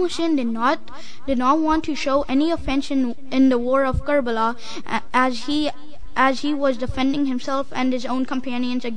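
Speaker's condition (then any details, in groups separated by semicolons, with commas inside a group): No condition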